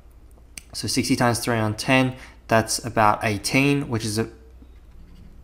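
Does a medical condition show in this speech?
No.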